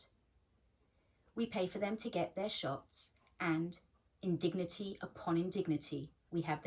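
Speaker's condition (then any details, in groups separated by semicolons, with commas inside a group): No condition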